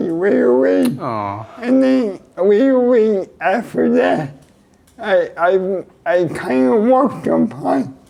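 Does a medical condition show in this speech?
Yes: cerebral palsy; neck surgery went badly.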